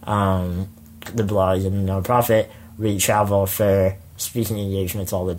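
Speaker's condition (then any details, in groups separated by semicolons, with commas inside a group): Spinal muscular atrophy; congenital, muscles waste away with age, wheelchair for most of life; jaw tires with prolonged speaking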